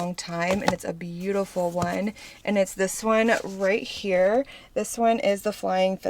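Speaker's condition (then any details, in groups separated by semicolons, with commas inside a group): No condition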